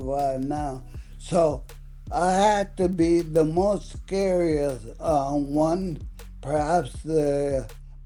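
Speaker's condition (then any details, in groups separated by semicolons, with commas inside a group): ALS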